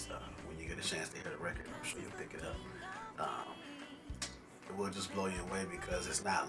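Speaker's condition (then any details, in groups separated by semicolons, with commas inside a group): No condition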